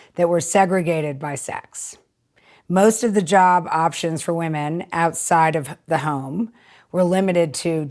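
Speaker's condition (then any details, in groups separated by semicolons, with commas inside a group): No condition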